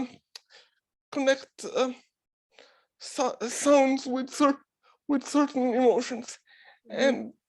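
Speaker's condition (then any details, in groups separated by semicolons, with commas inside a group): Cerebral palsy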